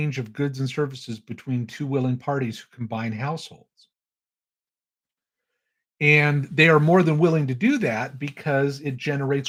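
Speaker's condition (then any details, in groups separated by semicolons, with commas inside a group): No condition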